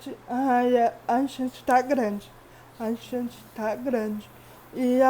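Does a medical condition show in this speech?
Yes: cerebral palsy.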